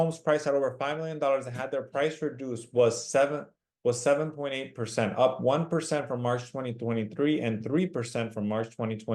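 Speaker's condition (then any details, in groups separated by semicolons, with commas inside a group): No condition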